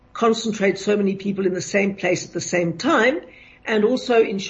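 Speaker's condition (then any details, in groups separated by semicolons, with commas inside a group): No condition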